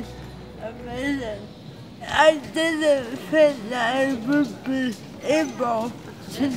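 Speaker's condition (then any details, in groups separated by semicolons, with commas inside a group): Cerebral palsy; unable to walk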